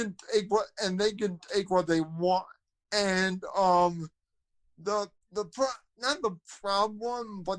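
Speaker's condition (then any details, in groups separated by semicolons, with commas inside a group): Cerebral palsy, spastic quadriplegia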